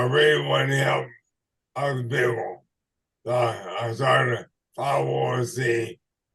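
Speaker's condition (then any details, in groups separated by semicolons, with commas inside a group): ALS/MND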